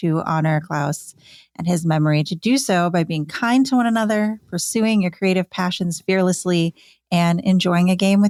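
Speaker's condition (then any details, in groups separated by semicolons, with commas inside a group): No condition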